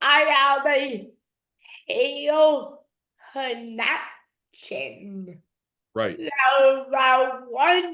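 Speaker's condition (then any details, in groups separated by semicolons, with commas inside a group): Dystonia; affected walking; voice emerged after therapy sessions, previously not talking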